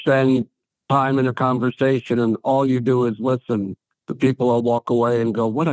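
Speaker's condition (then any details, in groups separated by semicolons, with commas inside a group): ALS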